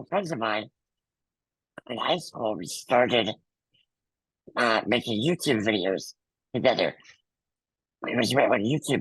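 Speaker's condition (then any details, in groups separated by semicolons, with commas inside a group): Muscular dystrophy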